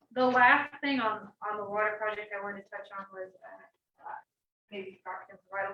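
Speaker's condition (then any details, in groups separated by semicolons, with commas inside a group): No condition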